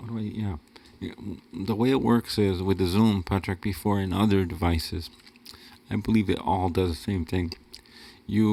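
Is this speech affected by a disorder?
Yes: cerebral palsy; wheelchair user.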